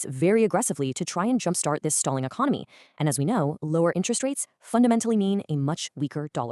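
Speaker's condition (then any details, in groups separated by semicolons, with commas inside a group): No condition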